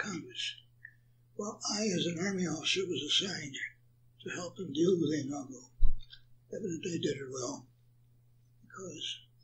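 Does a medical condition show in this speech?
Yes: Parkinson's; attributed to Agent Orange exposure.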